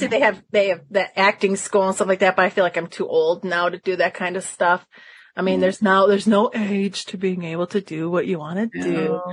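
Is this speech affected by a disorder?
No.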